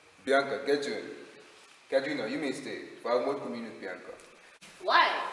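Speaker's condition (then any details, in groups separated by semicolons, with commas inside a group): No condition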